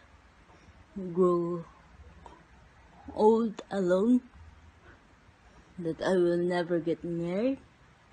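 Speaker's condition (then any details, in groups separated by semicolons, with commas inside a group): Cerebral palsy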